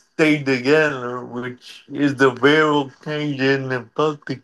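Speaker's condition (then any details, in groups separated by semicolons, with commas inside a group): Cerebral palsy; wheelchair over the years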